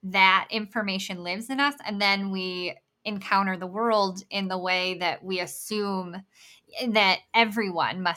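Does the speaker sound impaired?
Yes: bilateral cleft lip and palate; congenital.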